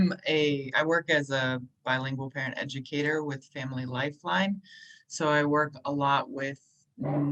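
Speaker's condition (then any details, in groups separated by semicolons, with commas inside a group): No condition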